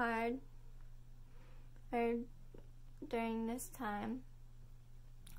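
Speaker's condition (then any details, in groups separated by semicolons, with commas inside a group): Cerebral palsy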